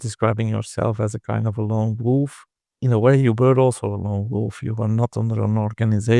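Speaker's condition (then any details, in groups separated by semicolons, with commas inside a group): No condition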